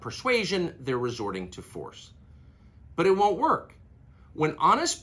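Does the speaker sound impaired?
No.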